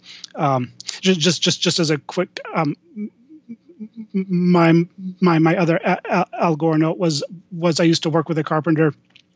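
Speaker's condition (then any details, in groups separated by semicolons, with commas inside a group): Stuttering; may freeze up mid-speech, then gets back on a roll; repeated sounds, repeated words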